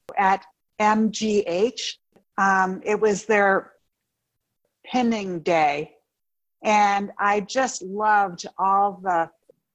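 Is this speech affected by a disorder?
Yes: aphasia and apraxia; AVM-induced stroke, coma, speech labored after waking, still improving now; ongoing recovery, attends aphasia group at Spaulding rehab, meditation to facilitate speech; sounds a little different, mouth cannot form words, word retrieval and pronunciation difficulty, thinking intact.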